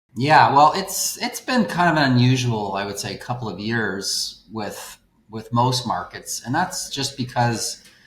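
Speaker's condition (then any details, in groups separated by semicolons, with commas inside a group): No condition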